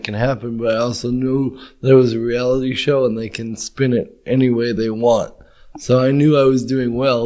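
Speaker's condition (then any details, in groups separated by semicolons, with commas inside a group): Cerebral palsy; brain injury, present from birth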